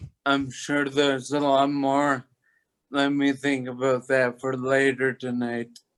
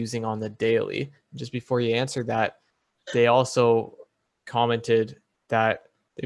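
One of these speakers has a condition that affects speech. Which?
The first: toxic leukoencephalopathy, locked-in syndrome; toxic leukoencephalopathy from smoking heroin, white matter damage, progressed to locked-in; stage 4, recovering rapidly; formerly letter board and blinks, relearned diaphragmatic breathing, consciously coordinates each sound.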